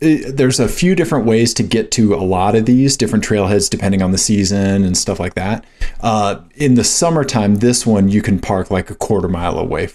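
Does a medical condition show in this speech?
No.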